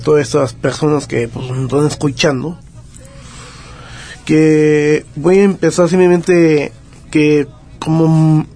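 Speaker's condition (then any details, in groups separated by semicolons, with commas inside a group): Down syndrome; congenital, trisomy 21, age 24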